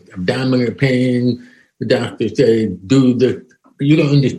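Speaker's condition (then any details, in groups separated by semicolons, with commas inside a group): Deafness, profound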